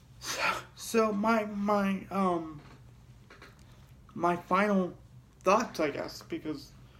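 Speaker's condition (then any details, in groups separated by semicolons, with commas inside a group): Cerebral palsy; heavily altered breathing patterns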